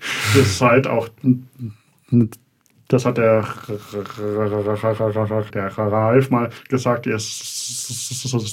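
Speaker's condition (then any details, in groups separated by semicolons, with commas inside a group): Stuttering; fluctuating between more and less fluent phases, never severe enough to prevent finishing a reporting story; alternates between more fluent and less fluent phases; repeated sounds, prolonged sounds, blocks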